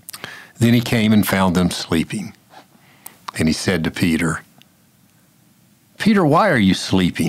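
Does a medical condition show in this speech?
No.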